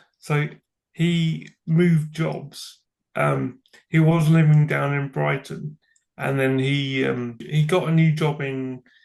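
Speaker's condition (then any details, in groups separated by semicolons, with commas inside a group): Cerebral palsy; from birth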